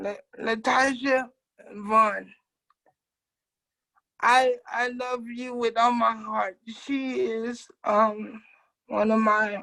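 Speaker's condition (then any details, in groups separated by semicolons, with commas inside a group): Cerebral palsy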